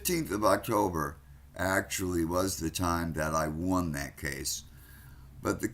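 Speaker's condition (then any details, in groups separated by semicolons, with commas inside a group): No condition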